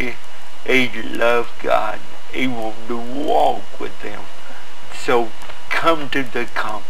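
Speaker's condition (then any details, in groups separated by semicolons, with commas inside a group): Cerebral palsy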